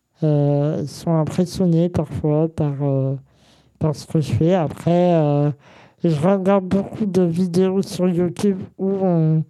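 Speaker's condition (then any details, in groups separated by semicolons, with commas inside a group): Congenital muscular dystrophy; present from birth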